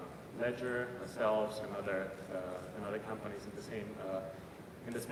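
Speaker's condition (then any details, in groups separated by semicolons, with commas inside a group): No condition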